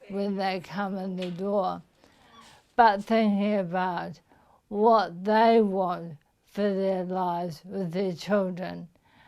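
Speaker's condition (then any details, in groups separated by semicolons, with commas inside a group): Motor neuron disease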